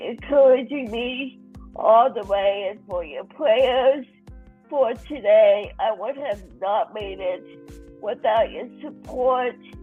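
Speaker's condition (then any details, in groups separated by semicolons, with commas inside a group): Cerebral palsy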